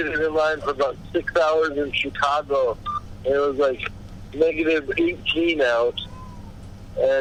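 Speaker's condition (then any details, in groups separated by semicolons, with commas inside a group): Cerebral palsy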